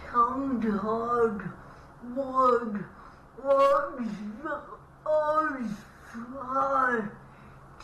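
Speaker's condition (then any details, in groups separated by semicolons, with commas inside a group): Cerebral palsy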